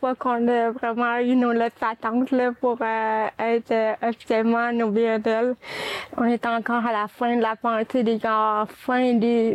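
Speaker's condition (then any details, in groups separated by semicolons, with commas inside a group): Cerebral palsy; needs accompaniment at work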